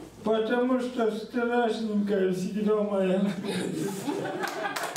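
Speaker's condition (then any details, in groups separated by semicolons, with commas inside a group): Cerebral palsy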